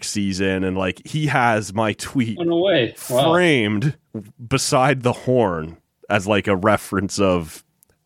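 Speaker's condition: No condition

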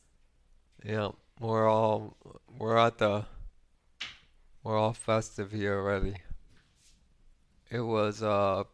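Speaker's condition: ALS; cannot walk, Tobii eye-gaze texting, night ventilator, very low lung capacity, declines tracheostomy, acute hearing; voice got weaker

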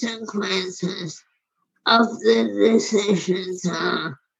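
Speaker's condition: Primary lateral sclerosis; wheelchair

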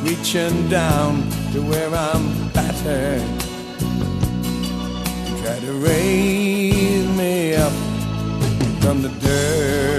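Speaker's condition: No condition

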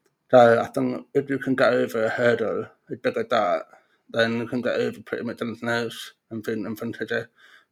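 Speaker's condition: Profound deafness; diagnosed at 18 months

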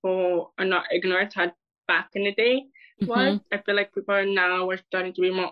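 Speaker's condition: Deafness; childhood speech therapists

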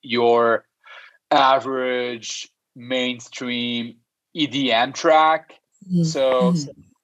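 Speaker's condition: Stutter; stutter since childhood, stutters in six languages: English, French, Spanish, Arabic, Portuguese, Armenian; audible stutter during interview; no stuttering when singing, avoided speaking for years out of fear, later joined Toastmasters and debating club; prolonged sounds

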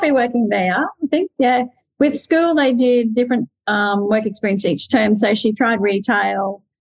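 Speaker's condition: No condition

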